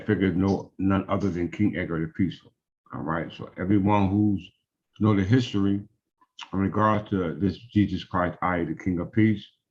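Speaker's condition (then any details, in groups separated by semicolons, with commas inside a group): No condition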